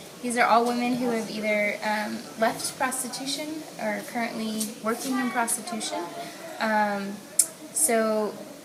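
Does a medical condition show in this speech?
No.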